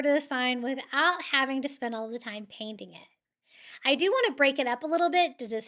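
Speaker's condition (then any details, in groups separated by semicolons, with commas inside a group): No condition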